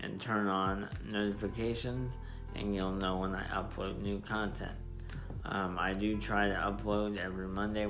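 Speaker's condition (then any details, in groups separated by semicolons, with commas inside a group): Spastic diplegia cerebral palsy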